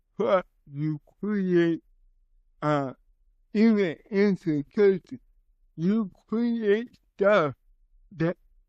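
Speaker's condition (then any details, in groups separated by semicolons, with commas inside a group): Cerebral palsy; from birth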